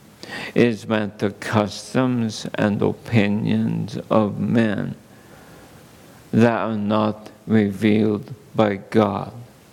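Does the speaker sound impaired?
Yes: ALS; under neurologist care.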